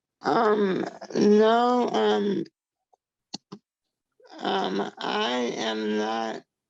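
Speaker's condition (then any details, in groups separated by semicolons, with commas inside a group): Traumatic brain injury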